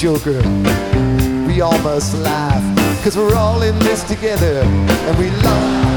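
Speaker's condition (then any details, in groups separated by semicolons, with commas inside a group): No condition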